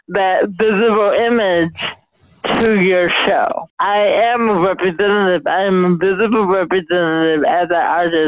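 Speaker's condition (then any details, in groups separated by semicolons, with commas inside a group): Mild cerebral palsy; speech affected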